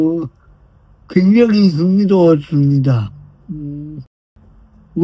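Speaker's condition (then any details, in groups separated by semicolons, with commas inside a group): Brain lesion disability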